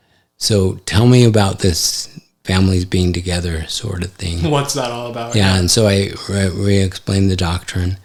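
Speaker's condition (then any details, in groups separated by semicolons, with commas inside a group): ALS; affects hand function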